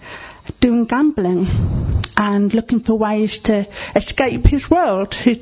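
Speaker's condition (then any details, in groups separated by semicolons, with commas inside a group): Deafness; relies on lip reading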